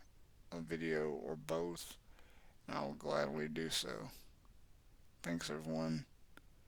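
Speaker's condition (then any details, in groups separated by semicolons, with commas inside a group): Cerebral palsy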